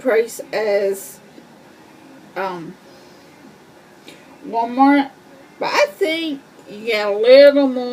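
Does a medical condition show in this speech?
Yes: cerebral palsy.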